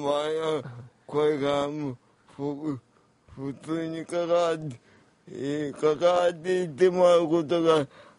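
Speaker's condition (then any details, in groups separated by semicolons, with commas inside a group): Cerebral palsy; congenital physical disability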